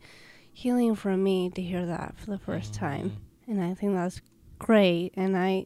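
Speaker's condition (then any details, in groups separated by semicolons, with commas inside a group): Down syndrome; known since infancy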